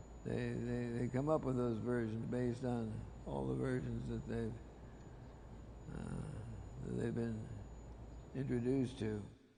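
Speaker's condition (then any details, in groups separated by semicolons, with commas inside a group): Parkinson's disease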